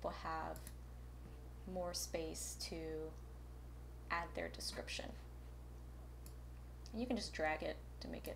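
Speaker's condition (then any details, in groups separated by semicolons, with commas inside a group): No condition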